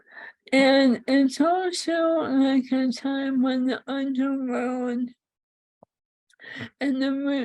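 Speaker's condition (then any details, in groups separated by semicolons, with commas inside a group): ALS; swallowing lost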